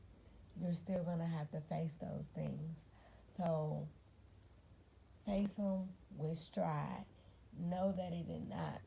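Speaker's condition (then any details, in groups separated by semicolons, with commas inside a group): Cerebral palsy; spastic cerebral palsy from birth, lower body, tight muscles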